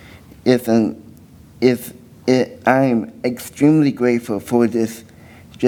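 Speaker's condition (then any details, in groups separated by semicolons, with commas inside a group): Cerebral palsy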